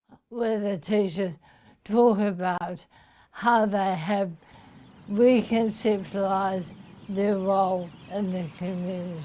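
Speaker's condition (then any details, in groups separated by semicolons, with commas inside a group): Motor neuron disease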